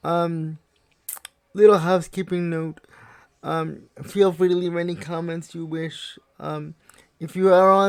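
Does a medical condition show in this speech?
Yes: cerebral palsy.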